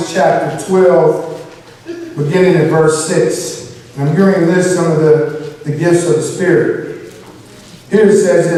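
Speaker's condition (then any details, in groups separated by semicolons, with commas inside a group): No condition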